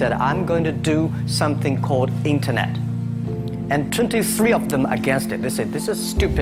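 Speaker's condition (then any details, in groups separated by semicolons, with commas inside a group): No condition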